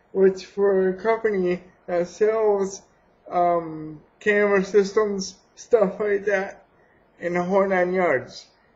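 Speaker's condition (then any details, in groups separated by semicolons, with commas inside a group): Cerebral palsy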